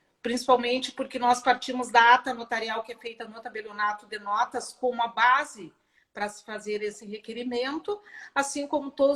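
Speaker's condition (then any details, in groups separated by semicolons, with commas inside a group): No condition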